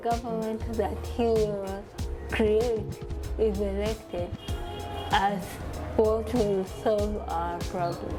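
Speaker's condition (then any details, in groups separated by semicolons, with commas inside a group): Cerebral palsy; from birth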